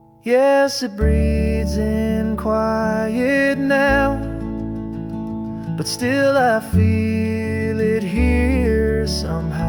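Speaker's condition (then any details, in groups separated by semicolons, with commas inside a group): No condition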